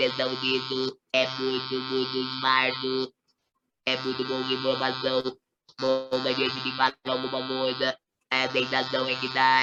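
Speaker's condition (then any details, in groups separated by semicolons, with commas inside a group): Total laryngectomy, electrolarynx; total laryngectomy, head and neck cancer; communicates with electrolarynx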